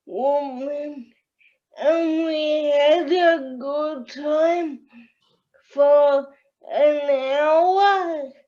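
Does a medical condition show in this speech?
Yes: cerebral palsy.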